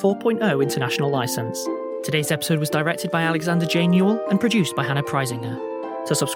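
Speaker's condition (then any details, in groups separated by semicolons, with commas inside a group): No condition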